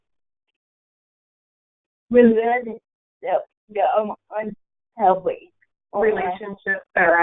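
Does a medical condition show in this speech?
Yes: cerebral palsy.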